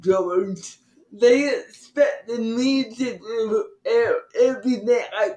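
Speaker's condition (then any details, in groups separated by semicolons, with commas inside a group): Cerebral palsy; from birth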